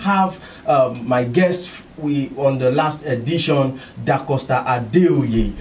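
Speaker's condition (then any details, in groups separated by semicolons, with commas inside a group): No condition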